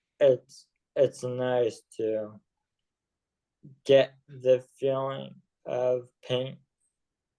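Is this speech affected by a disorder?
Yes: ALS.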